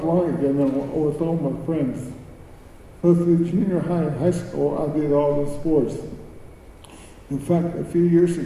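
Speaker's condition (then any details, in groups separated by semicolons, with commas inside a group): Cerebral palsy; speech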